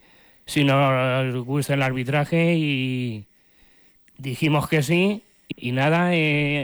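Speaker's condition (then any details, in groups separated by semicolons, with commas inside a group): Down syndrome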